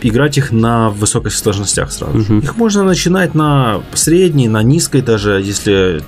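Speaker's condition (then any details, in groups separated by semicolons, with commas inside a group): No condition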